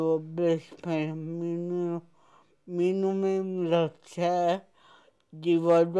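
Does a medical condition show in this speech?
Yes: cerebral palsy.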